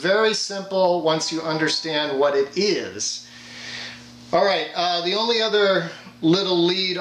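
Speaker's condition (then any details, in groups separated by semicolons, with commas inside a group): No condition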